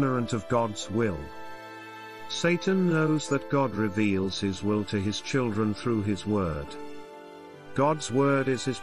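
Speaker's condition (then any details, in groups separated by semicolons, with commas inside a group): No condition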